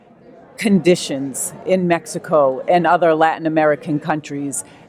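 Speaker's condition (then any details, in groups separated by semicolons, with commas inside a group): No condition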